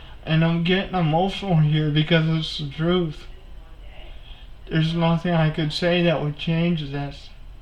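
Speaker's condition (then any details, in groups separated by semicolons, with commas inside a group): Cerebral palsy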